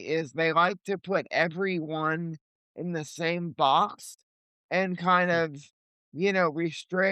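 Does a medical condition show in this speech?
Yes: cerebral palsy; limited mobility, legs.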